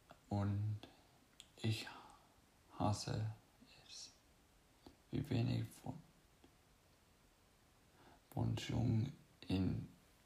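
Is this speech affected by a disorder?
Yes: cerebral palsy; slowness.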